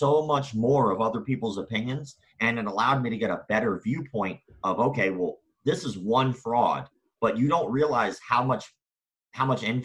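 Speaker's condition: Cleft palate and lip; facial scars

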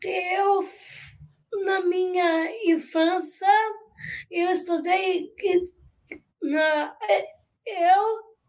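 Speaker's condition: Down syndrome; congenital, present from birth, born healthy; attends speech therapy and occupational therapy

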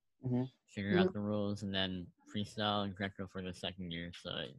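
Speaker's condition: Cleft lip, unilateral

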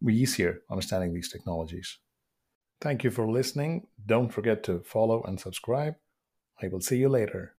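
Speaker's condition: No condition

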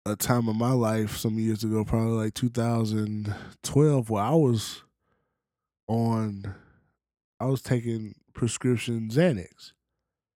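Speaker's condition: No condition

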